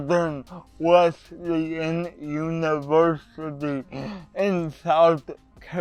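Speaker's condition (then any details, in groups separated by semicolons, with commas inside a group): Cerebral palsy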